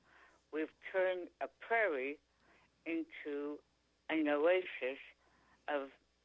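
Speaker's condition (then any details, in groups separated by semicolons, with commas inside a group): Tongue cancer; stage 4 tongue cancer, chronic sore throat symptom, Dr. Oxford removed three quarters of tongue, two surgeries; could not speak, swallow or eat after surgery, feeding tube, now speaks pretty clearly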